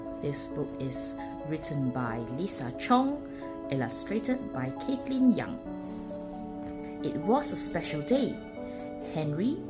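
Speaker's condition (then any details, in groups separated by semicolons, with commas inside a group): No condition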